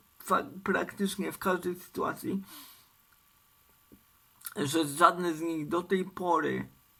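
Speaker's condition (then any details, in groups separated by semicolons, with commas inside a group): Cerebral palsy; uses wheelchair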